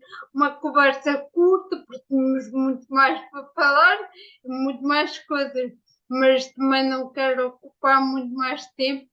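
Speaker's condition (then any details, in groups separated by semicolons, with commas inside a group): Ataxia after brain injury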